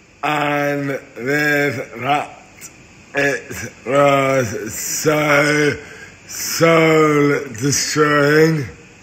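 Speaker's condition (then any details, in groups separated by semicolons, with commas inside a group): Dystonia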